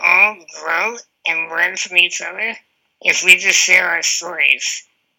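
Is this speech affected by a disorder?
Yes: spinal muscular atrophy; wheelchair user.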